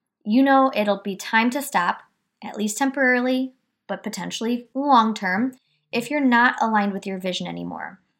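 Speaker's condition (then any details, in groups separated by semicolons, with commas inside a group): No condition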